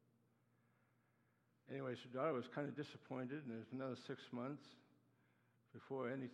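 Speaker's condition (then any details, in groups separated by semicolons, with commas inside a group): Parkinson's disease; Parkinson's attacks muscles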